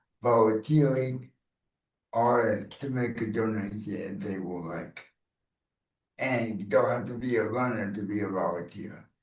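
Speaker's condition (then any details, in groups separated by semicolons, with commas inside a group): Cerebral palsy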